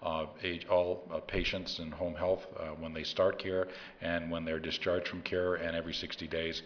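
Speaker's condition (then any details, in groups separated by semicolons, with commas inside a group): No condition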